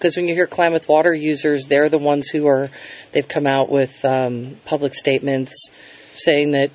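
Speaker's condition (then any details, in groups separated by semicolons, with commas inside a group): No condition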